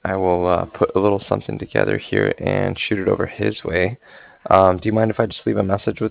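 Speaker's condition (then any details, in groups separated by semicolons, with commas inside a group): No condition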